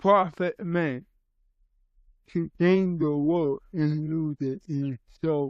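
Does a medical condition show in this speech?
Yes: cerebral palsy; from birth.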